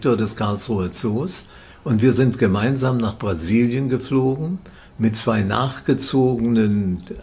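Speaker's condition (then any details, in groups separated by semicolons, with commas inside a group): Parkinson's disease; symptoms barely noticeable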